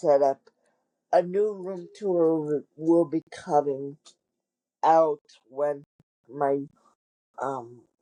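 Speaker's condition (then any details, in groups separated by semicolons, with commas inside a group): Cerebral palsy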